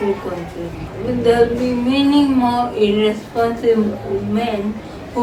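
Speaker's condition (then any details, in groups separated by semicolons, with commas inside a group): Cerebral palsy; from birth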